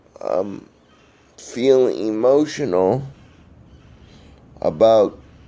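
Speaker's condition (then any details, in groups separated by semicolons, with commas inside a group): Cerebral palsy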